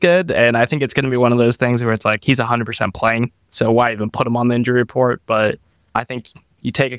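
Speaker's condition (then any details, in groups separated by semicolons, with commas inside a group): No condition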